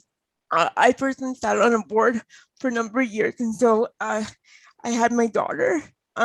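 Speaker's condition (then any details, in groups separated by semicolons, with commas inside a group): Cerebral palsy; mainly fine motor and speech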